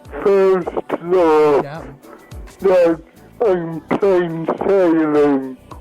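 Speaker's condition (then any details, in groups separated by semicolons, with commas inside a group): Cerebral palsy; wheelchair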